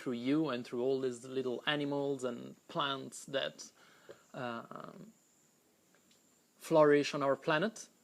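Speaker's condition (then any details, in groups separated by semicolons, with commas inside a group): No condition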